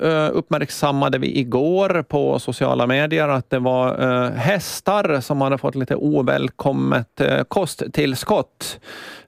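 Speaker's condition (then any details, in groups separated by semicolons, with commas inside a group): No condition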